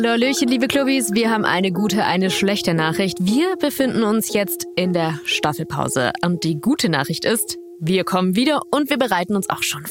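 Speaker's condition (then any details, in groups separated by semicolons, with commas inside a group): No condition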